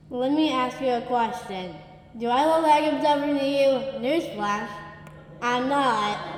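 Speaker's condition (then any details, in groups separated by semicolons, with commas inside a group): Down syndrome; speech therapy from infancy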